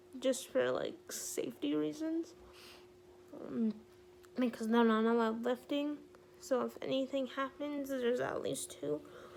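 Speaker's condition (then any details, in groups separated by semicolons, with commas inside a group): Cerebral palsy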